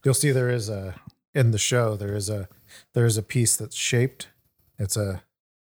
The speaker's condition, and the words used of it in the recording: No condition.